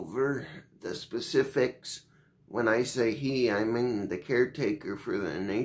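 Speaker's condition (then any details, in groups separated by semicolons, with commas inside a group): Cerebral palsy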